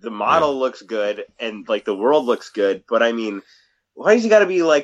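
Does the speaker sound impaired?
No.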